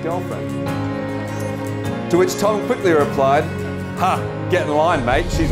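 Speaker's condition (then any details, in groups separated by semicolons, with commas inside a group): No condition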